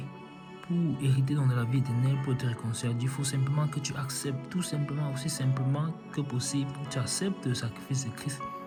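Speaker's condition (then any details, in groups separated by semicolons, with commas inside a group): No condition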